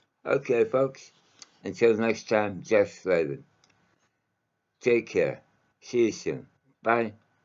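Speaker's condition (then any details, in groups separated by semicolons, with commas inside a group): Mouth cancer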